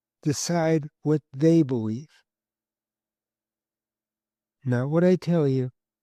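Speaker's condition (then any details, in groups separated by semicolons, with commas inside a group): Cerebral palsy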